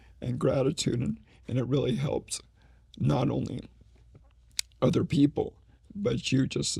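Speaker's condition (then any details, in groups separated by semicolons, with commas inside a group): ALS; slowly progressing form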